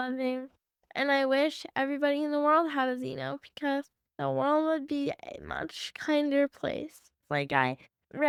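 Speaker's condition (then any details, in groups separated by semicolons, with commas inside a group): Cerebral palsy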